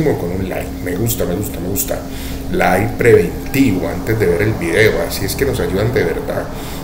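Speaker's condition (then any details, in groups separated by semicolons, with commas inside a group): No condition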